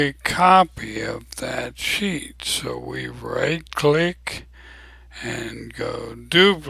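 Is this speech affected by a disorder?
Yes: ALS; abnormally slow voice.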